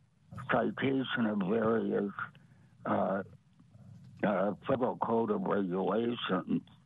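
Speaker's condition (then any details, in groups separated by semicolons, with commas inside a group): Parotid gland removal; parotid salivary gland removed; difficulty speaking at this recording, recurring, attributed to parotid gland removal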